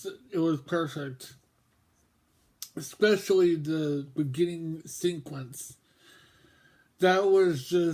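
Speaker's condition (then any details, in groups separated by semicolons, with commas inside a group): Mobius syndrome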